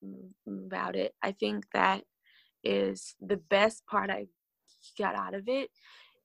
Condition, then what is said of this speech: Stuttering. Yes, I have friends who I can be myself with where I don't stutter.